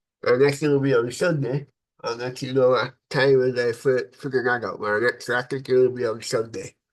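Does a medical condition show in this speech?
Yes: cerebral palsy.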